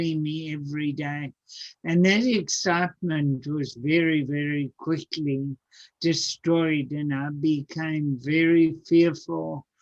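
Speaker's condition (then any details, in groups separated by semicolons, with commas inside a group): Cerebral palsy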